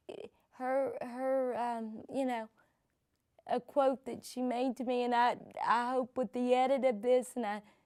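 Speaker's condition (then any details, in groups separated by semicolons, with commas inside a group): Cerebral palsy; present from birth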